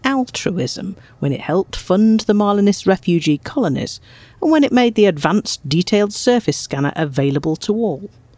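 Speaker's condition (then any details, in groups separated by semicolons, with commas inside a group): No condition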